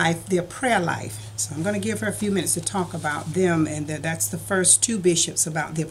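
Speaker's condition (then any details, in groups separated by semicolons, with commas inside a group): No condition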